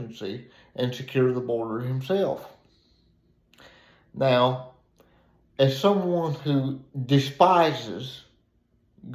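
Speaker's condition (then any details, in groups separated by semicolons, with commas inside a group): Cerebral palsy; reports speaking clearly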